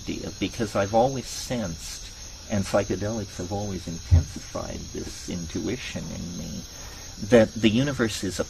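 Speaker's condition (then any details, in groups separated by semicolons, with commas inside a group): No condition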